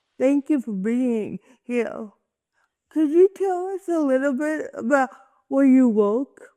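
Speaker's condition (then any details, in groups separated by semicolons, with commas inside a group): Cerebral palsy; with developmental disabilities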